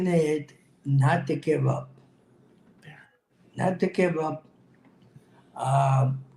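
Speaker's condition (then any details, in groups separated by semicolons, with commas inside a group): Cerebral palsy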